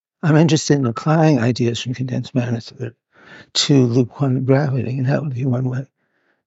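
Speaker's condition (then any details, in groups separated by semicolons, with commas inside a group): Parkinson's; reports not feeling very well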